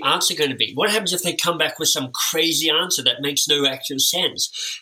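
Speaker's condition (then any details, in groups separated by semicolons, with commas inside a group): Cleft lip and palate; time with an orthodontist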